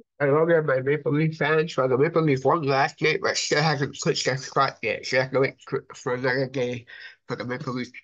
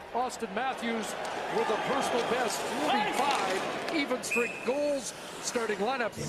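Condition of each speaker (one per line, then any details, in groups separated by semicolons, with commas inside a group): Cerebral palsy; from birth, affects brain and body muscles
No condition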